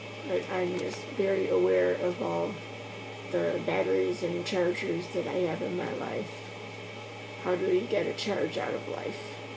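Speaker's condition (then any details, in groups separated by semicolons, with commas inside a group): Multiple sclerosis with spasticity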